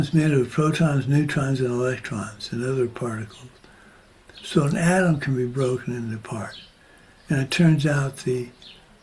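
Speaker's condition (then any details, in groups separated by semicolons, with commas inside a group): Parkinson's disease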